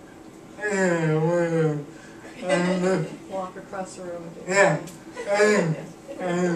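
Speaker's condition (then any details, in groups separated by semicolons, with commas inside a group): Cerebral palsy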